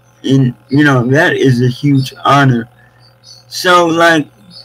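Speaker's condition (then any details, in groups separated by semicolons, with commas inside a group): Cerebral palsy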